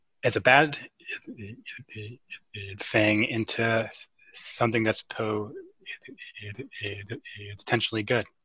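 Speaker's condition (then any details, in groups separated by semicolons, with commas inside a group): Stuttering; adult stuttering; stutters openly during recorded interview; part-word repetitions like c- c-, frequent uh interjections before words, breaks mid-word; prolonged sounds, blocks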